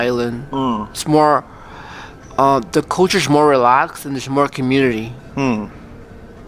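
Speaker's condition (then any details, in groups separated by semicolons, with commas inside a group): No condition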